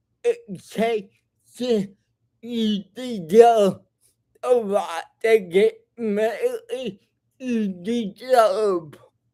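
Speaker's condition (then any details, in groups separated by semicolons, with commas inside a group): Cerebral palsy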